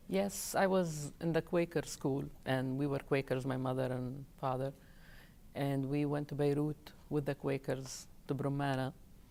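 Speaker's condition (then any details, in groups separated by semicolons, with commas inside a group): No condition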